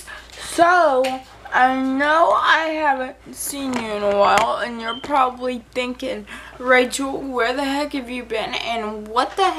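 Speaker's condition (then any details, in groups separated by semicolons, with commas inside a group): Cerebral palsy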